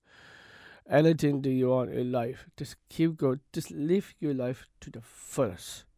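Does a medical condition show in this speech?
Yes: Down syndrome; present from birth, 28 years old, learned to walk, talk, read and write.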